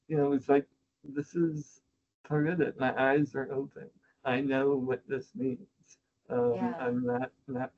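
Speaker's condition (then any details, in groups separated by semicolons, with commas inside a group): Spinal muscular atrophy; technically type 2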